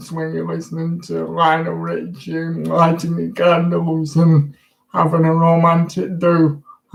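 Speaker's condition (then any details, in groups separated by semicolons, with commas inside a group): Disability affecting speech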